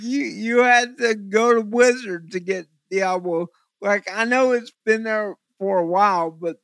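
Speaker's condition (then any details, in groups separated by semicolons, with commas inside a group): Cerebral palsy; eyes weird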